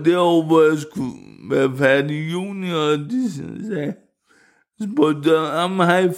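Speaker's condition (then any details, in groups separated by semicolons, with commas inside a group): Cerebral palsy; wheelchair user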